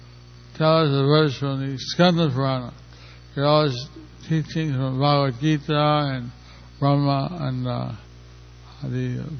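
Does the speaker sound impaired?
Yes: stroke; a little over a year since stroke.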